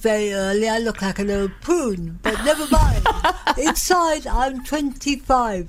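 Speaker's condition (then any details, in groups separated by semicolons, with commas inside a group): Cerebral palsy, mild; slight, from birth, born very premature, about three months early, all problems blamed on birth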